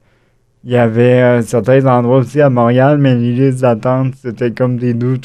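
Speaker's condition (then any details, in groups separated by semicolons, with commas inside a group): Cerebral palsy; fever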